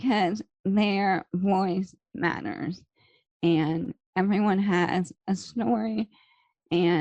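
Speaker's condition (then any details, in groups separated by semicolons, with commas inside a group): ALS; slow progressing form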